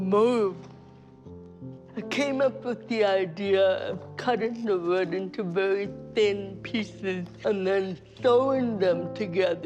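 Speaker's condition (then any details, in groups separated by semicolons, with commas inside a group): Cerebral palsy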